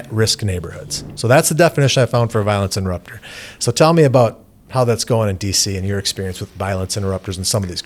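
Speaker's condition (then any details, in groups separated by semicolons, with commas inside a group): No condition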